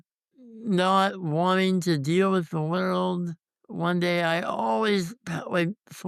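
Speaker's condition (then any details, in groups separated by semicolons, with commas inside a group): Congenital muscular dystrophy; tracheostomy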